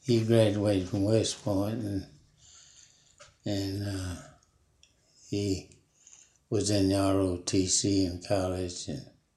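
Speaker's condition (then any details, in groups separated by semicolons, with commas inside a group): Parkinson's disease; fallen 19 times in yard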